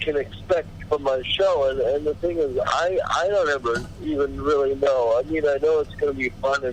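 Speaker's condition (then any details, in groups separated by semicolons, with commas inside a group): Cerebral palsy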